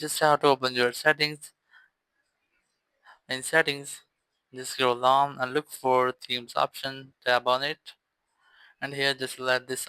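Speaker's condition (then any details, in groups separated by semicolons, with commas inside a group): No condition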